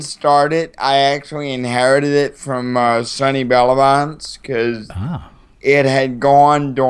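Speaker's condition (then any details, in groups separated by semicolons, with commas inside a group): Cerebral palsy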